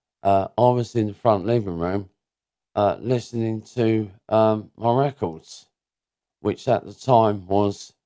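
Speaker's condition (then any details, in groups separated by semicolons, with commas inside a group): Cerebral palsy; diagnosed as baby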